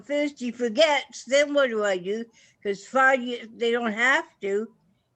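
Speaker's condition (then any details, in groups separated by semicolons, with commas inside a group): Cerebral palsy and brain injury; cerebral palsy plus brain injury; communication issue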